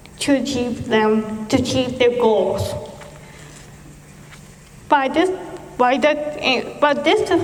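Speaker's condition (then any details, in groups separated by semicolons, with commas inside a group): Cerebral palsy; speech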